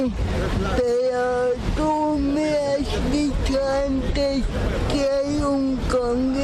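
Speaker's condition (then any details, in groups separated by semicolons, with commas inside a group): Cerebral palsy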